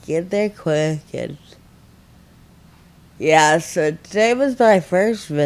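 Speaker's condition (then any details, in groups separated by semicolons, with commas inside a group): Friedreich ataxia, severe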